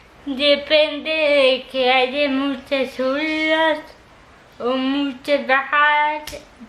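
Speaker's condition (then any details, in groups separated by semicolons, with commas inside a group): Cerebral palsy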